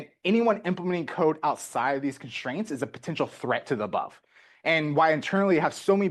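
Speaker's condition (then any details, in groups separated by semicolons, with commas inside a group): No condition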